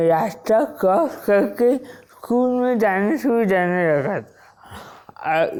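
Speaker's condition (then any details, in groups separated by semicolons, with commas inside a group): Wilson's disease; onset at age 16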